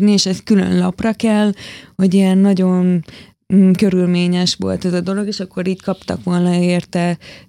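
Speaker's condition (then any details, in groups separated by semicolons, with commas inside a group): Hearing loss, hard of hearing, hearing aids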